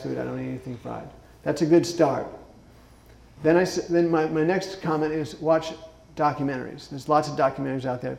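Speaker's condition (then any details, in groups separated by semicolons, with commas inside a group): Parkinson's disease; left foot dystonia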